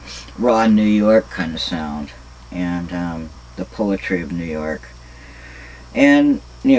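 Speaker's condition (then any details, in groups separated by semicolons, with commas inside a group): No condition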